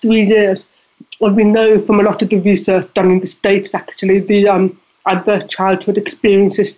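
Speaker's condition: Deafness; relies on lip reading

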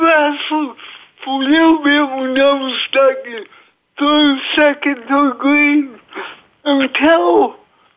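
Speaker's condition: Cerebral palsy

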